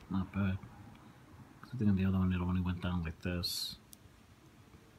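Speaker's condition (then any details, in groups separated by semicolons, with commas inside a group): No condition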